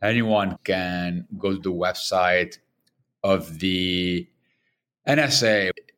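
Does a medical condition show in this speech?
Yes: stutter; lifelong stutter, onset around age two, noticed by mother; breathing technique to control stutter, Toastmasters member nine years; audible breathing, effort to control stutter, pauses that could be mistaken for internet lag; here prolonged sounds, blocks.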